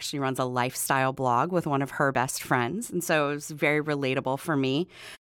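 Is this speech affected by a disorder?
No.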